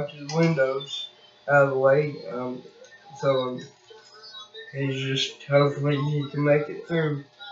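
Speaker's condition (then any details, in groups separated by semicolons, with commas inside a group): Cerebral palsy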